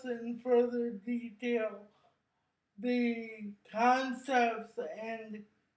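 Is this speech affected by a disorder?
Yes: cerebral palsy; brain injury.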